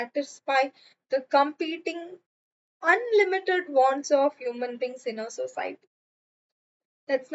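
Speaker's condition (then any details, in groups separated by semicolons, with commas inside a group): No condition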